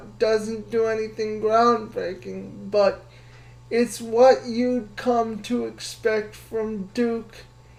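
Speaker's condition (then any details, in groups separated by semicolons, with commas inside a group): Cerebral palsy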